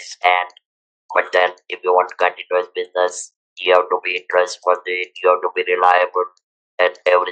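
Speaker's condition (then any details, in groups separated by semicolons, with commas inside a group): Throat cancer, electrolarynx user; surgery removing natural voice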